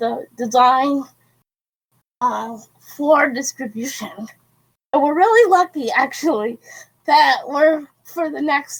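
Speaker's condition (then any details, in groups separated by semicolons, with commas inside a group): Cerebral palsy; quadriplegic, birth oxygen deprivation, wheelchair user; diagnosed around age one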